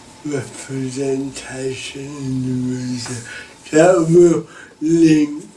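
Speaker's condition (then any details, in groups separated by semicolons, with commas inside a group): Cerebral palsy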